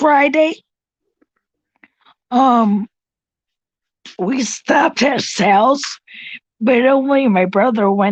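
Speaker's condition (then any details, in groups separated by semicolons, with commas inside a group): Cerebral palsy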